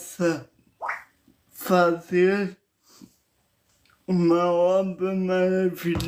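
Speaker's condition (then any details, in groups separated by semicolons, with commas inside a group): Paralysis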